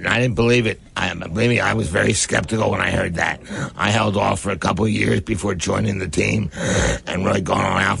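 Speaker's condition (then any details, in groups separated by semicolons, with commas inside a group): Head and neck cancer; local treatment throughout previous year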